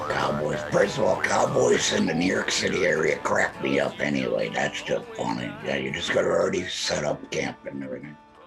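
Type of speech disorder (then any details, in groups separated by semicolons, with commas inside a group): Electrolarynx speech; laryngectomy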